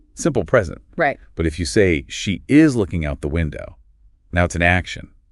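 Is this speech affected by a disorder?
No.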